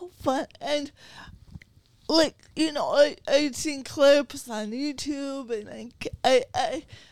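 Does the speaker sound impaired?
Yes: cerebral palsy.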